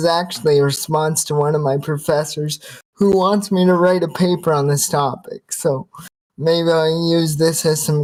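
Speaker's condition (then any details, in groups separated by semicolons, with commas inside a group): Cerebral palsy, spastic quadriplegia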